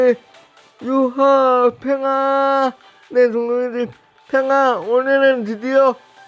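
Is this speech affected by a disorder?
Yes: brain lesion disability.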